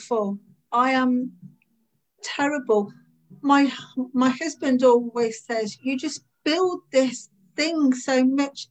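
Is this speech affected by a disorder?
Yes: stammer; very bad in 20s, eased around age 42 or 43, speech therapy around age 20; age 57, member of online group Stand Up to Stammering, formerly British Stammering Association; stammer cannot be hidden, hardly stammers when calm, stammers when anxious, avoided talking in 20s; here repeated words, prolonged sounds.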